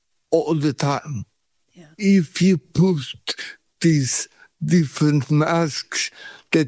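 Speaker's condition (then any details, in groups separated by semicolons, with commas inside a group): Cerebral palsy; pain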